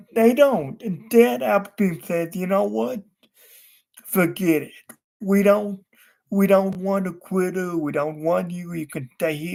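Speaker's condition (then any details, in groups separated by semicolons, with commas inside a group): Cerebral palsy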